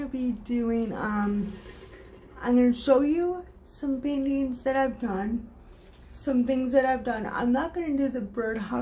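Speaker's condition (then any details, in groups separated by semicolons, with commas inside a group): Cerebral palsy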